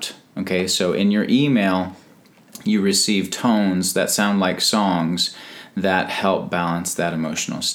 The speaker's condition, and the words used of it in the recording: No condition.